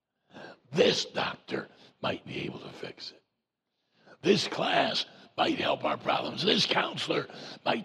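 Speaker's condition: Voice box removal needed; voice self-described as Batman voice

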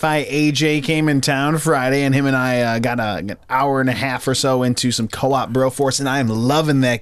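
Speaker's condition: No condition

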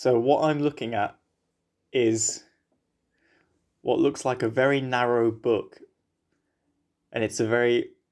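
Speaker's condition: No condition

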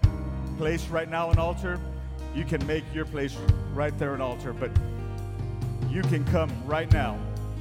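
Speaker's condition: No condition

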